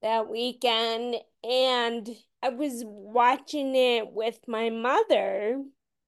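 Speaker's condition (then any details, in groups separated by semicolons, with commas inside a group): Friedreich's ataxia; progressive muscular dystrophy form, symptoms from about 13, diagnosed at 17, initially called mild, walking difficulty; voice worsened, cadence and slurring getting worse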